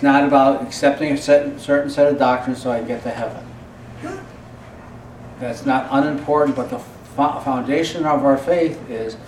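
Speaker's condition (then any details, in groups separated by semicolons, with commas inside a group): No condition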